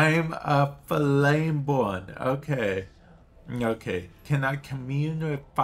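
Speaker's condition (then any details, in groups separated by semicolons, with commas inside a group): Cerebral palsy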